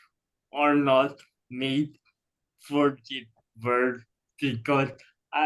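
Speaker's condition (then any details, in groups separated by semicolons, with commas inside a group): Cerebral palsy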